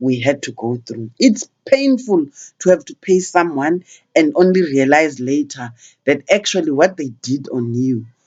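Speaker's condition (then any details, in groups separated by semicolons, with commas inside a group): No condition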